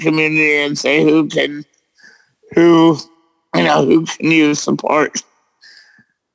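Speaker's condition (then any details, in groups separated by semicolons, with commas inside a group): Cerebral palsy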